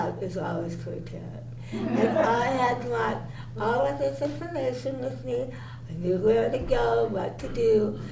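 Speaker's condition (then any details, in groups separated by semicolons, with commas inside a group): Cerebral palsy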